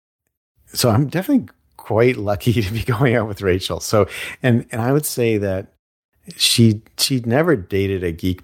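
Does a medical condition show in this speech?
No.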